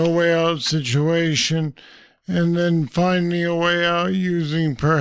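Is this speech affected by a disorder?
Yes: Parkinson's disease; deep brain stimulators.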